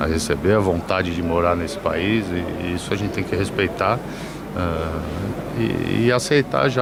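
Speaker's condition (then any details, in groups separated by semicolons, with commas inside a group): No condition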